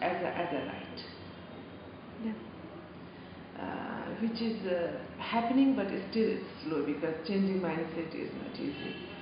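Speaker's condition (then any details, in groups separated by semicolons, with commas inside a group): No condition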